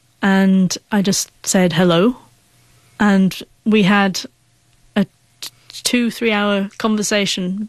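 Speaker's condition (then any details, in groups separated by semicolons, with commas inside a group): Stammer; stammer since childhood, hidden about ten years by age 16, joined British Stammering Association at Scatman John's urging; adult, no longer shy or withdrawn, approaches strangers at Stammering conferences; hid stammer by withdrawing and speaking little, terrified of phone as teen, first let herself stutter with Scatman John; blocks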